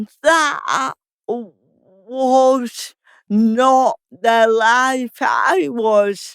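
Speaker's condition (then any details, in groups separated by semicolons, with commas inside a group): Cerebral palsy; slow speech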